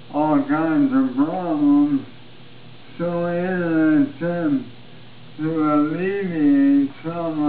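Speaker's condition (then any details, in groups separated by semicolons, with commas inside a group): ALS; supplemental oxygen, movement assist device; voice changed dramatically, short of breath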